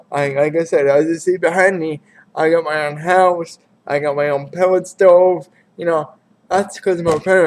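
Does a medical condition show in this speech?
Yes: cerebral palsy.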